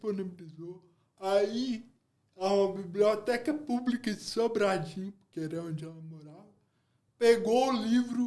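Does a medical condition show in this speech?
Yes: cerebral palsy.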